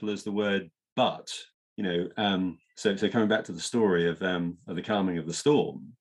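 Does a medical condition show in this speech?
No.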